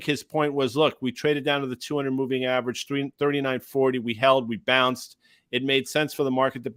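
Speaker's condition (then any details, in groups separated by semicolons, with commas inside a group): No condition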